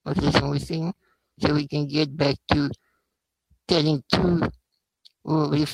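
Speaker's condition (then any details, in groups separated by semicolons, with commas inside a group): Spinal muscular atrophy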